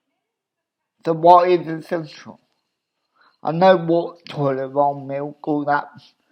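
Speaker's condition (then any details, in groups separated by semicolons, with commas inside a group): Cerebral palsy; obvious speech impediment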